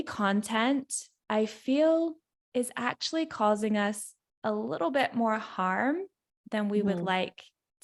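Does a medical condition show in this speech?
No.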